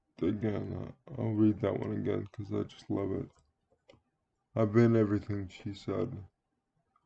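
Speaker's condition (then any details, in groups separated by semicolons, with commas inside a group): Cerebral palsy; speaks relatively well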